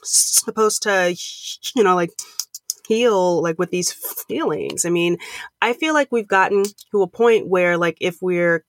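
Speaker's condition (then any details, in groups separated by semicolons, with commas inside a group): Stuttering; lifelong stutter since grade school, past speech therapy, public speaking since 2014 as fear exposure; comfortable speaking publicly while stuttering, still concerned about stuttering on conference calls; trouble saying own name, avoided phone calls and talking, speaks freely while stuttering; prolonged sounds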